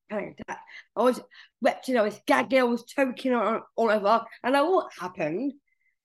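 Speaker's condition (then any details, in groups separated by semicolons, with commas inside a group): Down syndrome; present from birth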